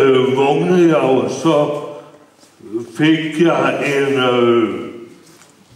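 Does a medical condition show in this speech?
Yes: brain injury; traffic accident at age 9; formerly bedbound then wheelchair, largely recovered, lasting disability; initially largely without language and motor functions.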